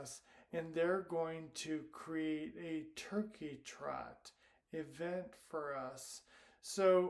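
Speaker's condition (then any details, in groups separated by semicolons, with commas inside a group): Primary lateral sclerosis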